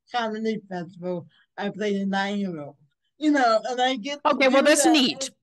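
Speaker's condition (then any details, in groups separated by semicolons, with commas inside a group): Cerebral palsy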